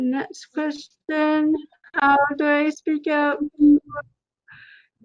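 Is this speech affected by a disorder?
Yes: cerebral palsy.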